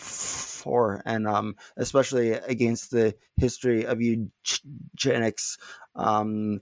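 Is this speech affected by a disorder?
Yes: stuttering; not stuttering much currently; here blocks.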